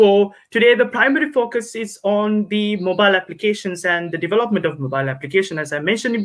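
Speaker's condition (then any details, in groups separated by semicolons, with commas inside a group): No condition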